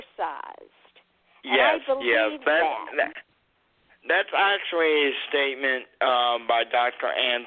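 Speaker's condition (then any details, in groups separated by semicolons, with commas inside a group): Cerebral palsy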